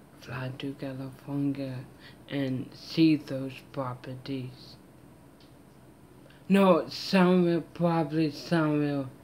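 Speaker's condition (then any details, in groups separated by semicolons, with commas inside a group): Mild cerebral palsy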